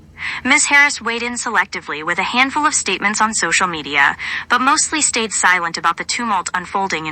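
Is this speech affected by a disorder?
No.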